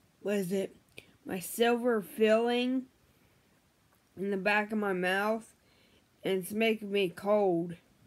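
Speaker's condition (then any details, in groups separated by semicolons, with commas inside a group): Brain injury; memory problems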